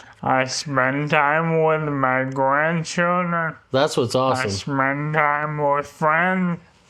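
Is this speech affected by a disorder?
Yes: ALS; slow progression, leg onset.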